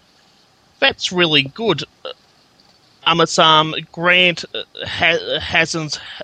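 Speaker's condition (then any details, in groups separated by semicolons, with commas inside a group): Stuttering; described as never that bad; fluent when acting, stutters once fluency noticed, worse in small groups, rare at home unless angry; repeated sounds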